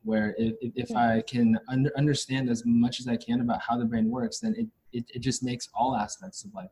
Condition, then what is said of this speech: Stuttering. I have an okay time talking with you, but then outside of this situation, like when I'm talking at school, it's harder for me.